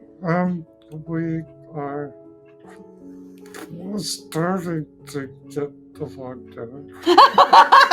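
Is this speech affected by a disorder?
Yes: Duchenne muscular dystrophy; voice recently weakening, tires when talking.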